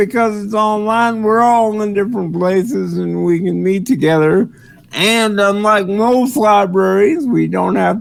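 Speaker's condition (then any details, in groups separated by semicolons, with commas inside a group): Cerebral palsy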